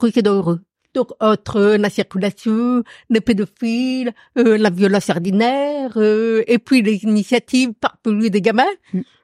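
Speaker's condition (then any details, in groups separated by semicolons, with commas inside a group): Profound congenital deafness; accent from deafness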